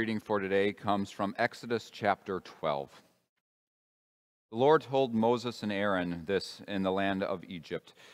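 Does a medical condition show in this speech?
No.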